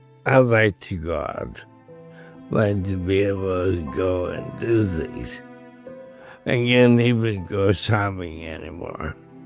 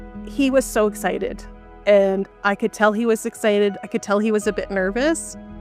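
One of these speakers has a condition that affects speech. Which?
The first: ALS; brain implant decoding intended speech; about two years since diagnosis, progressive, fatigue; voice changed first, slow, tiring, quiet, often not understood.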